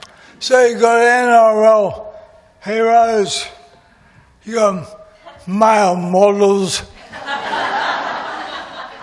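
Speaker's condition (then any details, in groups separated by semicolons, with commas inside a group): MND; voice is going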